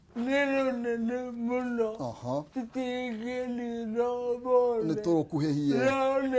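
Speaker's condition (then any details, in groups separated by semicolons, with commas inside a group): Cerebral palsy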